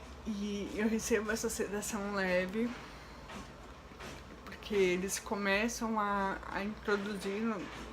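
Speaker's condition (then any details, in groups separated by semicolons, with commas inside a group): Cerebral palsy with dystonia; right hemiparesis with dystonia, oxygen lack after birth; muscle relaxants, botulinum toxin, surgery, deep brain stimulation planned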